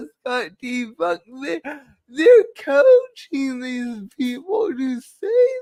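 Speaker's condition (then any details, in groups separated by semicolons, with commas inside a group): Cerebral palsy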